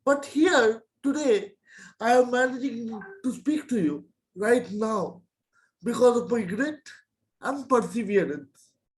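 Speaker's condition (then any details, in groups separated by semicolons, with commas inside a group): Cerebral palsy; present from birth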